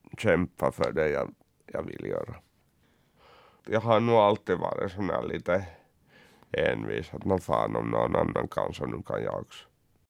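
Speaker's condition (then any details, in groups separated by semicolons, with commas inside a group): Cerebral palsy; uses wheelchair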